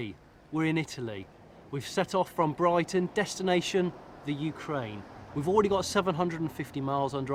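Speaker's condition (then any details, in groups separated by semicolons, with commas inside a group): No condition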